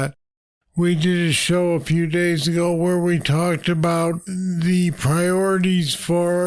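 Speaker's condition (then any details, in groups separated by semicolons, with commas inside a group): Parkinson's disease; deep brain stimulators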